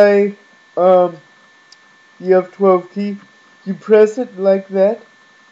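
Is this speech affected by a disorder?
Yes: cerebral palsy.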